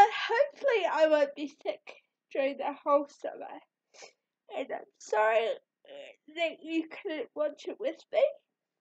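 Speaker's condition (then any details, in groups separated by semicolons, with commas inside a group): Cerebral palsy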